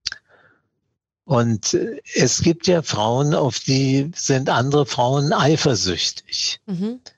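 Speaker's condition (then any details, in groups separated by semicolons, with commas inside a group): Parkinson's disease; ongoing tremor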